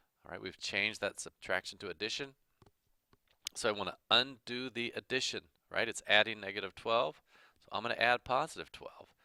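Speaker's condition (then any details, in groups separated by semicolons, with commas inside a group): No condition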